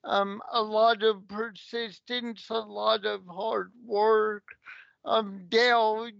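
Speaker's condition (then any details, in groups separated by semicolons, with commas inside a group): Cerebral palsy; slow walking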